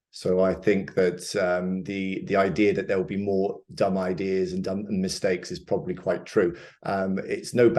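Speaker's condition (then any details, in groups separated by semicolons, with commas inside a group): No condition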